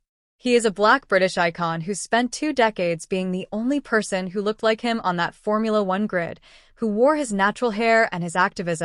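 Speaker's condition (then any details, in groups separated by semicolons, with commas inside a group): No condition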